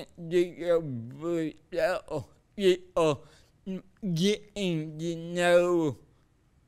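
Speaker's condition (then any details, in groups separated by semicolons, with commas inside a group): Cerebral palsy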